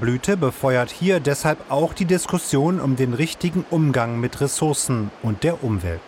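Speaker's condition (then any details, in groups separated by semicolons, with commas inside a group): No condition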